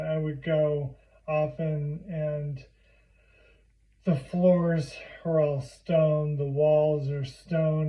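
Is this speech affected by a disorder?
Yes: primary lateral sclerosis.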